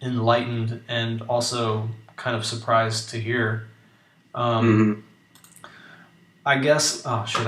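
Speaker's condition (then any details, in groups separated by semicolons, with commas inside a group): No condition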